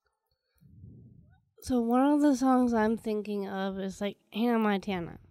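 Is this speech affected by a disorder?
Yes: Down syndrome; also hard time breathing.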